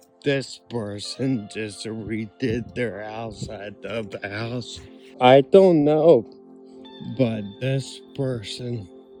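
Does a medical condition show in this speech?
Yes: ataxia; voice changed and improved with treatment, words no longer struggle.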